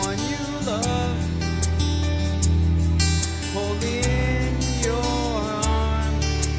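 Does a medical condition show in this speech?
No.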